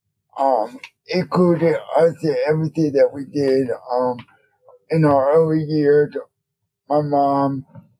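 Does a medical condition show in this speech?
Yes: cerebral palsy; cerebral palsy since birth, spastic quadriplegia, limited use of arms and legs, motorized wheelchair.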